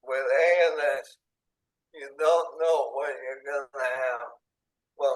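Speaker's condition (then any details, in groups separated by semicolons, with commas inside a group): ALS, speech-generating device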